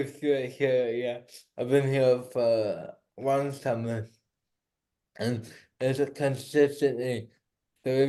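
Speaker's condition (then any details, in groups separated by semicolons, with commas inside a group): Cerebral palsy; diagnosed after cardiac arrest; slurred speech mistaken for drunkenness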